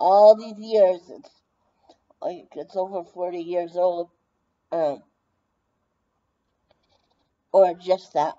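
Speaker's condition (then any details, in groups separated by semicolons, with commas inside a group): Brain injury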